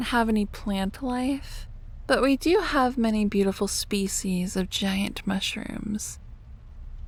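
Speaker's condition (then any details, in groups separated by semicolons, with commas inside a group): No condition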